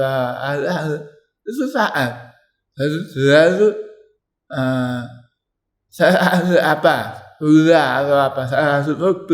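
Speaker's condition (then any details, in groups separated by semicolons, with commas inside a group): Tongue cancer; biopsy-confirmed, ECCT treatment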